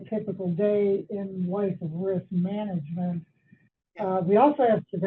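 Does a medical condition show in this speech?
No.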